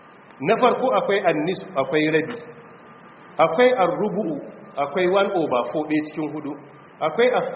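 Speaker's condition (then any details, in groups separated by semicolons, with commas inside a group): No condition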